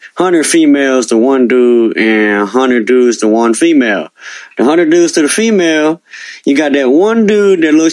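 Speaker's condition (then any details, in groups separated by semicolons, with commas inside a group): Cleft lip and palate; present from birth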